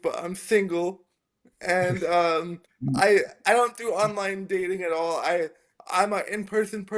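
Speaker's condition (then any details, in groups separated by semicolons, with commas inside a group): Spastic quadriplegic cerebral palsy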